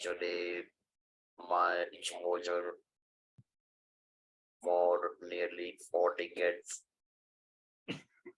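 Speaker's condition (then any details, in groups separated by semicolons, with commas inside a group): Stage IV larynx cancer; surgery cost natural voice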